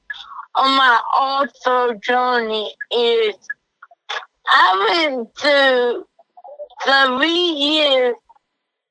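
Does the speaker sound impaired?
Yes: cerebral palsy; doctor told mother of diagnosis.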